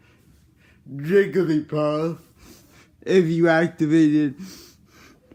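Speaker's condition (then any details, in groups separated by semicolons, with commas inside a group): Cerebral palsy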